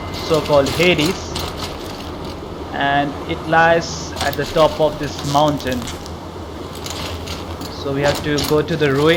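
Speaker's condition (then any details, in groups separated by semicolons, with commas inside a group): No condition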